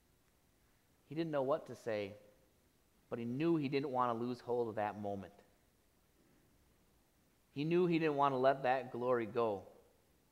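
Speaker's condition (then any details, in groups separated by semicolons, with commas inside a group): No condition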